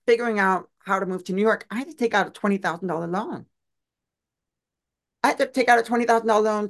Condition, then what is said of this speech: Deafness. I cannot say her last name. I'm deaf. Give me a break, please.